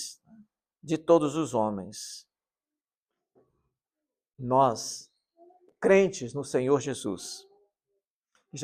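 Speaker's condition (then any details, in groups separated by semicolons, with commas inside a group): No condition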